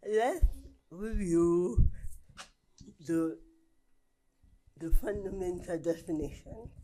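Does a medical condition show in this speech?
Yes: cerebral palsy.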